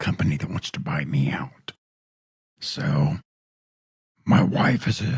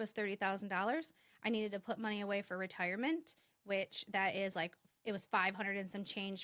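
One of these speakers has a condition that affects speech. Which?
The first: throat cancer; throat cancer, half larynx removed, about 10 surgeries, tracheostomy tube; raspy voice, speaks slightly different.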